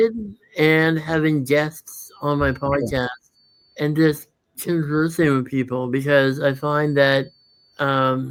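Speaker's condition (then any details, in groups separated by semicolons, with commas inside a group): Muscular dystrophy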